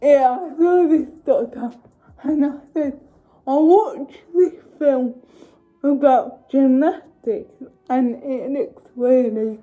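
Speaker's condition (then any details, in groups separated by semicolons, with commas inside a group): Cerebral palsy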